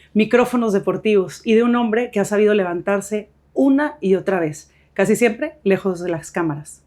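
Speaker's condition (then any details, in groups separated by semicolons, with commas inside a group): No condition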